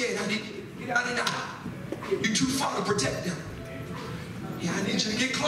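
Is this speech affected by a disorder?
No.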